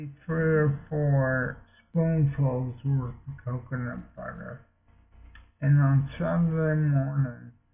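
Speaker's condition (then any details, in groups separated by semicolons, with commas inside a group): Multiple sclerosis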